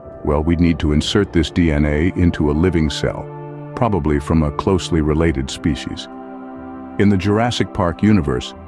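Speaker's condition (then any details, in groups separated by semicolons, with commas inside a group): No condition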